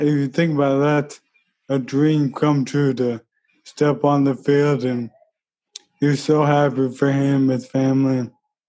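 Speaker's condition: ALS; pushed in running events by Bobby

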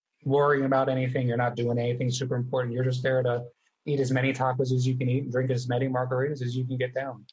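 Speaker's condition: No condition

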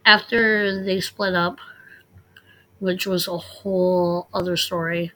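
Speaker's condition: Cleft lip and palate; childhood speech impediment

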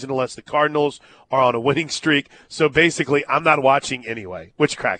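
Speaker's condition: No condition

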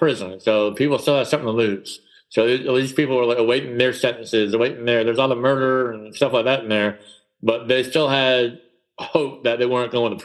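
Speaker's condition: Cleft palate; congenital cleft palate

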